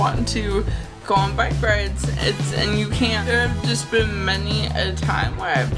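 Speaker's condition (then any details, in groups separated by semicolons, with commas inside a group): Cerebral palsy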